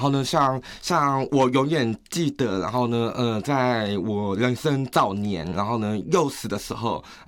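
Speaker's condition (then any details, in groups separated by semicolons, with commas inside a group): Hearing loss with cochlear implant; progressive hearing loss from childhood, cause unknown despite MRI, genetic testing; slight accent, often taken for overseas chinese or southeast asian, usually unnoticed, speaks well, normal word order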